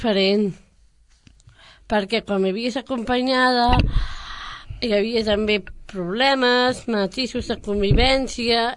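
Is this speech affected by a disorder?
Yes: Down syndrome; congenital.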